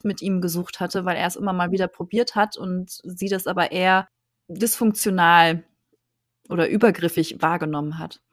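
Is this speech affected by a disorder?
No.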